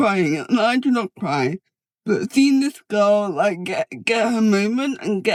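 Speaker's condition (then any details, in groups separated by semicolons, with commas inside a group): Cerebral palsy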